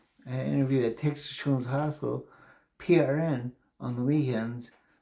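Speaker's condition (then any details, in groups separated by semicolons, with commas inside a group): Brain injury; memory greatly affected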